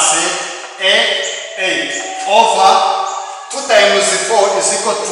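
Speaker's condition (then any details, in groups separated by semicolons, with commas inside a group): No condition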